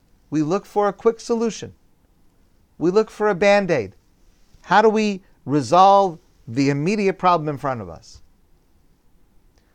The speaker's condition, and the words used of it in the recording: None; typical speech.